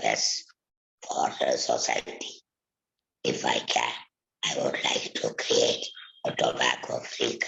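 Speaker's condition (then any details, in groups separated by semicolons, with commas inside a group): Laryngectomy for vocal cord cancer; natural voice lost, speaks with voice prosthesis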